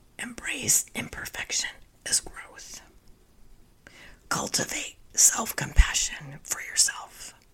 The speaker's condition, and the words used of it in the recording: Spasmodic dysphonia. I have a condition called spasmodic dysphonia that I'm currently dealing with and working through, so that's why I sound like